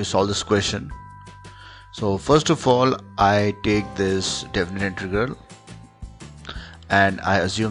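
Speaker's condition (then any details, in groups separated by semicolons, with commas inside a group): No condition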